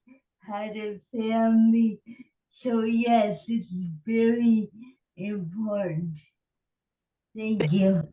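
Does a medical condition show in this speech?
Yes: cerebral palsy; from early childhood, early intervention therapies before 3; now in 50s; could not talk as young child.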